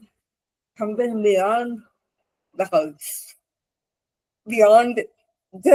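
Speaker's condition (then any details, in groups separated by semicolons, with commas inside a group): Cerebral palsy; spastic left hand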